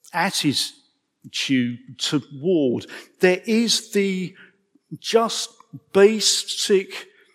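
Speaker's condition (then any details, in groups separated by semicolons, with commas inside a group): Stammer; man aged 55; prolonged sounds, blocks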